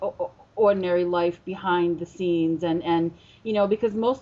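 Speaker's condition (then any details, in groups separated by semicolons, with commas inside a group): No condition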